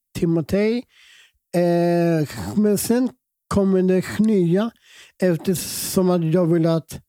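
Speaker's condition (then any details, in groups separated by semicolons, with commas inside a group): Down syndrome; present from birth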